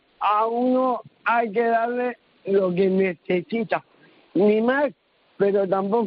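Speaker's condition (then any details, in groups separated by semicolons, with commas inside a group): Cerebral palsy; no intellectual disability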